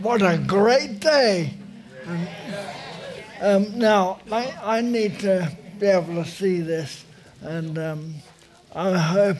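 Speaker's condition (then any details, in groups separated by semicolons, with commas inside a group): Motor neurone disease; uses wheelchair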